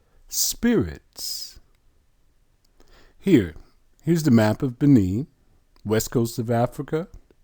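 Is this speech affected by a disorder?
No.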